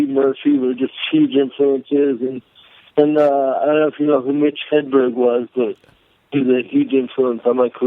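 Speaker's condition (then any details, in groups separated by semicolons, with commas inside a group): Cerebral palsy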